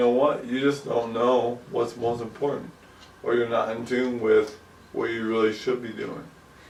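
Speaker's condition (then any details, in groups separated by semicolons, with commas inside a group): ALS; about 2 years since onset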